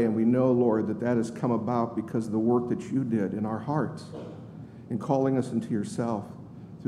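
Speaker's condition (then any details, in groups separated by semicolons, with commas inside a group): No condition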